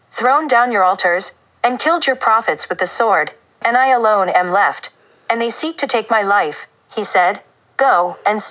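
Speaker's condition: No condition

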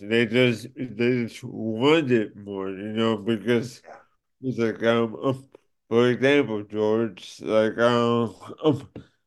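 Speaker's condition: Cerebral palsy; affects speech and motor skills

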